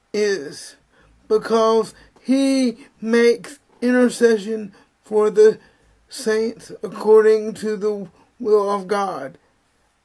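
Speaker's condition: Spastic cerebral palsy; uses wheelchair

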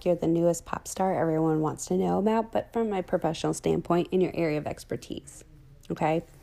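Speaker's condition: No condition

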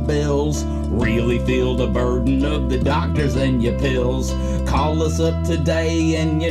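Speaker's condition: No condition

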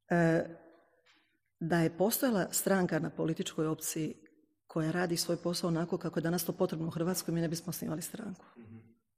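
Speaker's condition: No condition

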